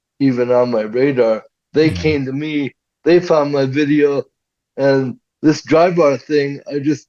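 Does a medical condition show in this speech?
Yes: cerebral palsy.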